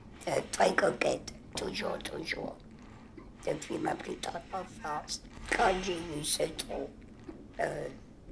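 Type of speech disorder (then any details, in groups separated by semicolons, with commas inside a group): Oesophageal speech; total laryngectomy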